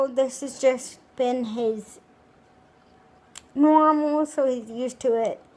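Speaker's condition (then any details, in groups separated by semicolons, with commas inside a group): Cerebral palsy; wheelchair user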